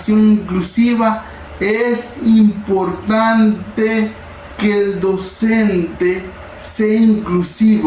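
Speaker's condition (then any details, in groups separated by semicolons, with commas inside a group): Cerebral palsy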